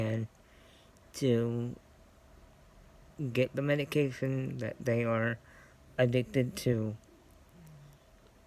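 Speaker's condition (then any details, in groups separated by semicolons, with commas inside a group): Cerebral palsy; scoliosis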